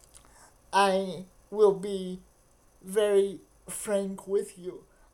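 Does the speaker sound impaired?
Yes: cerebral palsy; wheelchair user.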